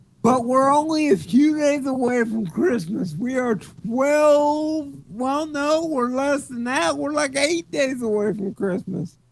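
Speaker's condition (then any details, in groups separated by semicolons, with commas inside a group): Cerebral palsy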